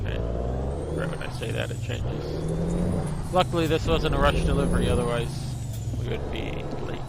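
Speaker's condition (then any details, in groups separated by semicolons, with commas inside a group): No condition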